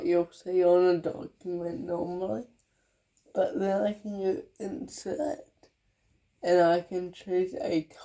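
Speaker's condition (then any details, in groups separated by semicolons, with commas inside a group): Cerebral palsy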